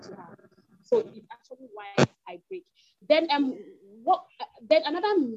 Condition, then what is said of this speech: Stuttering. When I'm talking to my friends, I stammer.